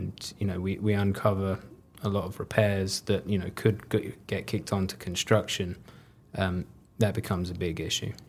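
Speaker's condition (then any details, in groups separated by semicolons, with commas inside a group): No condition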